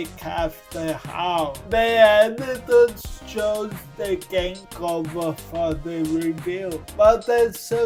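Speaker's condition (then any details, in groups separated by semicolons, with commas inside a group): Cerebral palsy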